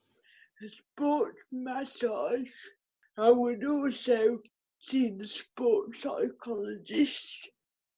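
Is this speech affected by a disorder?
Yes: cerebral palsy; physio.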